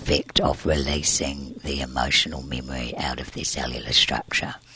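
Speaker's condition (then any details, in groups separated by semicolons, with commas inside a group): Tracheostomy and scarred vocal cord, laryngeal cysts, surgical vocal cord scarring; voice sounds different, presses on tracheostomy tube, later surgery left voiceless eight months, used voice machine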